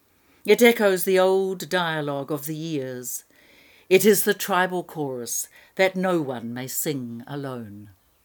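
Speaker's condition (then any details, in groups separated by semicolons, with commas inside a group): No condition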